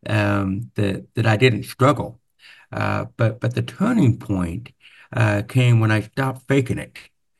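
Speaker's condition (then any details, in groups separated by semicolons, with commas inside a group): Profound hearing loss, deaf accent; over 13 years of speech therapy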